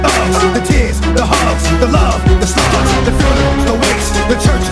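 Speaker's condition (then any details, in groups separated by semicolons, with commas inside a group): No condition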